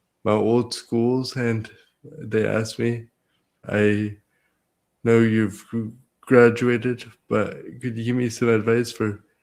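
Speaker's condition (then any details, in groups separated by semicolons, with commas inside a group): Cerebral palsy; present from birth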